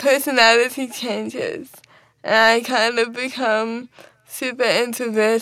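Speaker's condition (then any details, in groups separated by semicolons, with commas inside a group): Cerebral palsy; wheelchair user since diagnosis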